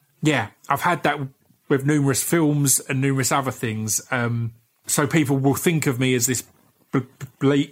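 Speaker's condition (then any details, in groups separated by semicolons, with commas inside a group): Stammer; childhood speech therapy, withdrawn by parents as teaching implied needing fixing; prolonged sounds, blocks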